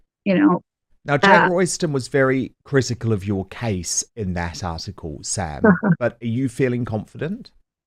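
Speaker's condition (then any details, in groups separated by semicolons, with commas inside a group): No condition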